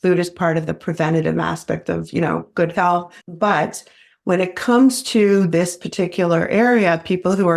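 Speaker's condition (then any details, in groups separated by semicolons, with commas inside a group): No condition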